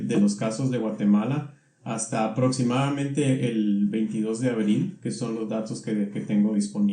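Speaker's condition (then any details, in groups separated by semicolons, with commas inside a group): No condition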